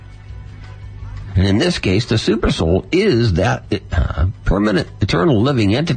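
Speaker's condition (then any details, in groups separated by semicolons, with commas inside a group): No condition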